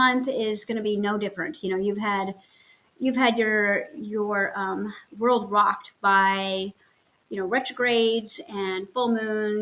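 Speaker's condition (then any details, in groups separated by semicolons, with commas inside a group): No condition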